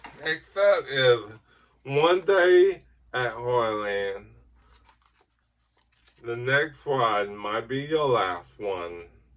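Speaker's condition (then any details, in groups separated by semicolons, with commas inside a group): Ataxic cerebral palsy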